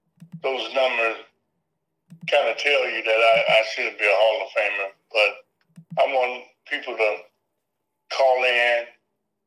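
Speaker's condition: Parkinson's disease; left knee replaced, rehabilitation after replacement; symptoms vary day to day, some days legs feel good

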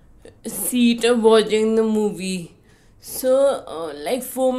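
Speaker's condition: Friedreich's ataxia; progressive muscle degeneration, wheelchair user since teens

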